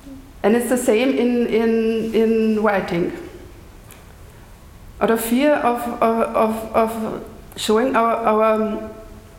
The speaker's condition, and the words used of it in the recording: Stuttering. And because I have no control about how much I stutter on a given day, I was even afraid that I will not stutter enough.